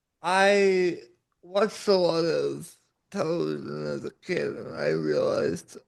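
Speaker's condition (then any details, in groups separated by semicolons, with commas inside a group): Cerebral palsy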